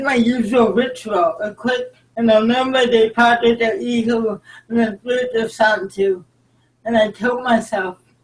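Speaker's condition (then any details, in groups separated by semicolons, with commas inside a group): Cerebral palsy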